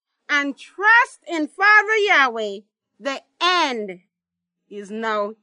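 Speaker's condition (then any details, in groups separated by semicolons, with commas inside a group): No condition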